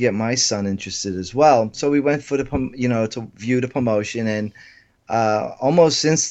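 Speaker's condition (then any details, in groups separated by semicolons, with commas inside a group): No condition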